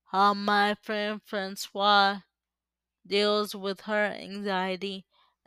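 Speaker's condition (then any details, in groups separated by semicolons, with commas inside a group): Cerebral palsy; uses power wheelchair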